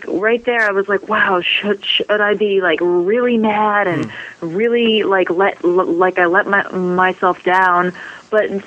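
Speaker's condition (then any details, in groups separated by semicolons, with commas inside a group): Stuttering; uses speech techniques, sometimes effectively; stutters on words such as drink names at work, stuttered more when smirked at; prolonged sounds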